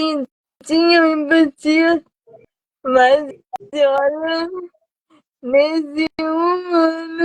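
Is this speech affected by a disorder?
Yes: cerebral palsy.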